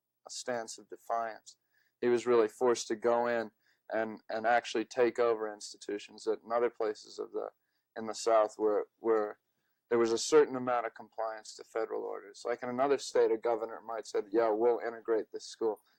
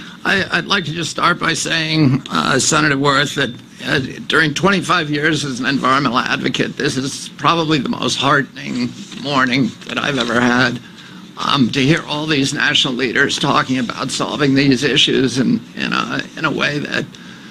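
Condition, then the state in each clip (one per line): Spasmodic dysphonia
Before onset, pre-2000
Years after onset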